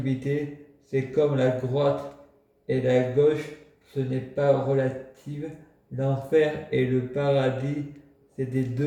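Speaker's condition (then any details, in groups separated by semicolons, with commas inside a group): Multiple sclerosis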